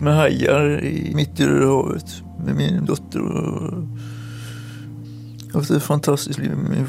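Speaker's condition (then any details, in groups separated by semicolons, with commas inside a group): Atypical Parkinson's; very rare atypical form, onset finger tremors, fluctuating movement, growing stiffness, sometimes cannot leave bed; hands working at present; sudden slurring mid-conversation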